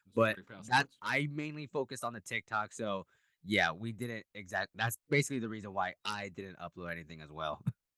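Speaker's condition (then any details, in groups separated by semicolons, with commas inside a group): No condition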